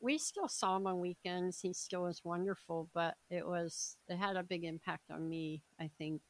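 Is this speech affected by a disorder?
Yes: cleft palate, severe.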